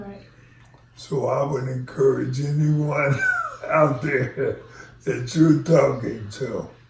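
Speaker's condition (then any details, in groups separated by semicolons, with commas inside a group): ALS; onset left foot drop, then left leg weakness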